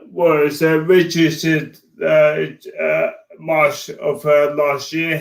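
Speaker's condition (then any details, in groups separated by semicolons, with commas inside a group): Motor neurone disease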